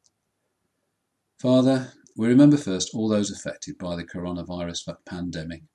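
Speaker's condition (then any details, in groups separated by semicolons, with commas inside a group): No condition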